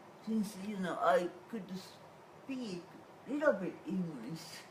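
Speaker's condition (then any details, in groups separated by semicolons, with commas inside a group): Cerebral palsy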